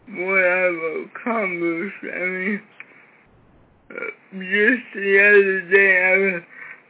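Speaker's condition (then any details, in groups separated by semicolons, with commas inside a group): Cerebral palsy; severe cerebral palsy from birth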